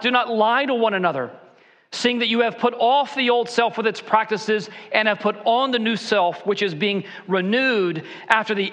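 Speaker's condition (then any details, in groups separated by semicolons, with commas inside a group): No condition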